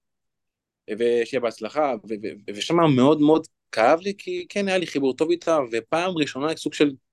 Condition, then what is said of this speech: Stuttering. תראה, בתור אחד שאמרת שפעם סבל מגמגום, דיברת פה 16 דקות ברצף.